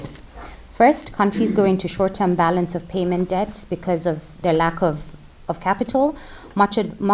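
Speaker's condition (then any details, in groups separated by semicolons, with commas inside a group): No condition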